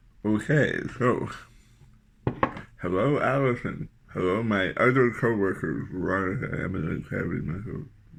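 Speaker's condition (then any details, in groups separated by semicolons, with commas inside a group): Tongue cancer surgery, tongue graft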